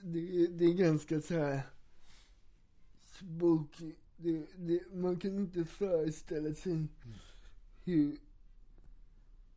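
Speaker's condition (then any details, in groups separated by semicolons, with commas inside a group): Cerebral palsy; has two wheelchairs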